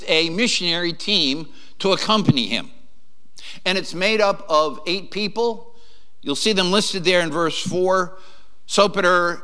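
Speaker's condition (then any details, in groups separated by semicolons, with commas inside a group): No condition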